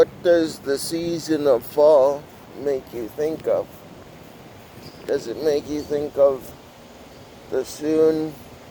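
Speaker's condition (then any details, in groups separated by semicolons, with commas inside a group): Cerebral palsy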